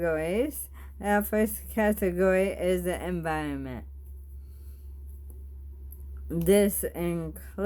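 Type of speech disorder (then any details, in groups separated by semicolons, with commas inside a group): Bulbar dysarthria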